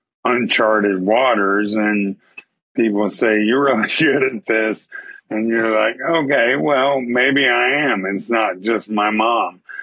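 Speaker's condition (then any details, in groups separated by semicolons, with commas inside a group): ALS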